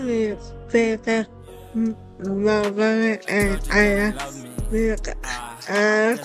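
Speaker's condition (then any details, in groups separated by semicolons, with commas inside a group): Cerebral palsy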